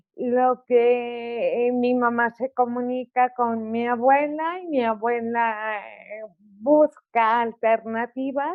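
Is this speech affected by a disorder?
Yes: cerebral palsy; articulation affected.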